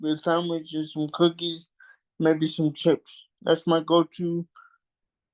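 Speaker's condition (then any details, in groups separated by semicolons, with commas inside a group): Cerebral palsy; takes deep breaths while speaking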